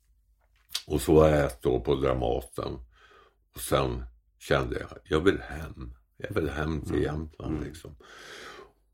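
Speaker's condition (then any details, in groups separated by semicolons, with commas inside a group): Tongue cancer; two teeth extracted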